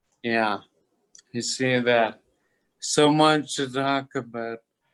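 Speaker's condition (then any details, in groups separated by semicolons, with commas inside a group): Toxic leukoencephalopathy, locked-in syndrome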